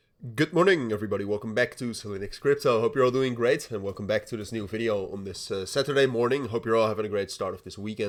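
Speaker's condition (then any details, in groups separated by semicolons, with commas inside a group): No condition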